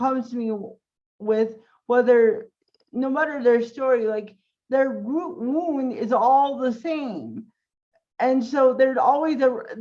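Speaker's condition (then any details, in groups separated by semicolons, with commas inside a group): Cerebral palsy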